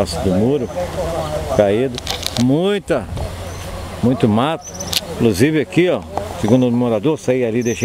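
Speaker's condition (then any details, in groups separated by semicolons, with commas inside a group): No condition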